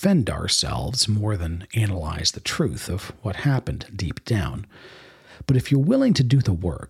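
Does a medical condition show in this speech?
No.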